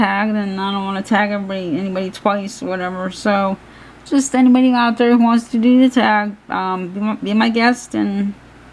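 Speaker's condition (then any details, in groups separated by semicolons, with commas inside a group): Cerebral palsy; hands affected, shaking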